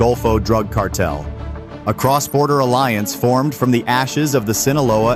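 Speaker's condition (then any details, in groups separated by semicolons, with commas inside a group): No condition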